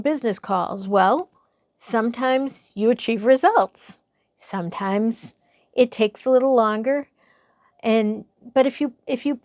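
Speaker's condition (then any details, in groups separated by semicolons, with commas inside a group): No condition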